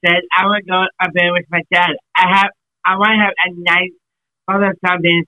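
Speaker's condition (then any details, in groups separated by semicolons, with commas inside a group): Down syndrome; congenital Down syndrome, recent COVID pneumonia needing oxygen, cardiac arrest and critical care; recovered from COVID pneumonia, reports doing okay; father in some ways translated for medical staff during hospital stay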